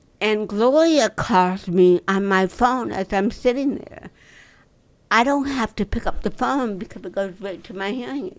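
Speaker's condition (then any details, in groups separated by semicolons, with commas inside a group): Cerebral palsy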